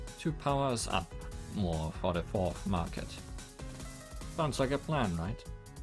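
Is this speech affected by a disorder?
No.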